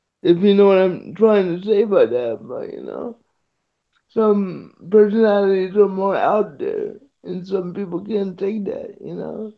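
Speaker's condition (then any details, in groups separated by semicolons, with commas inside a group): Cerebral palsy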